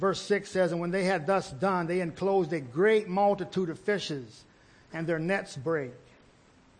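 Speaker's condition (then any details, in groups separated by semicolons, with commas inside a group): No condition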